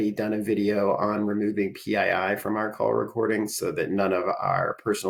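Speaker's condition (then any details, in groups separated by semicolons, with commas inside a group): No condition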